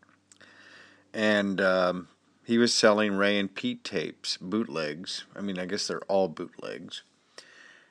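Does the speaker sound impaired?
No.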